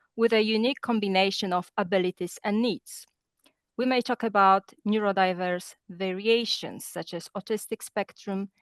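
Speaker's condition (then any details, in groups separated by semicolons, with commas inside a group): No condition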